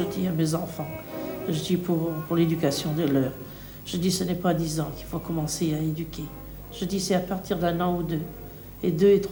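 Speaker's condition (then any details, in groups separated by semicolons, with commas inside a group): No condition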